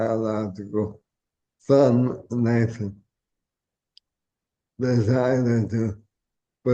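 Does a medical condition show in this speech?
Yes: ALS.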